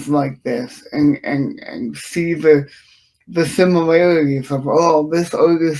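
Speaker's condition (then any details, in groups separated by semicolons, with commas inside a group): Cerebral palsy; from birth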